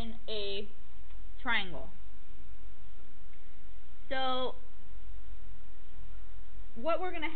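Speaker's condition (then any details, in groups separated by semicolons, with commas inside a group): No condition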